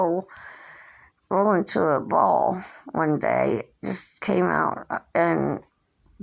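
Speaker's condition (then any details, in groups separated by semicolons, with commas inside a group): Cerebral palsy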